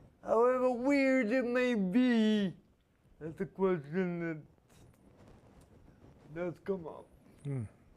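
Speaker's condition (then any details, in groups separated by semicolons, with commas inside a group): Spastic quadriplegia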